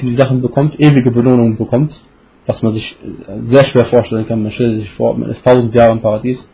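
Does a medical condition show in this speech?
No.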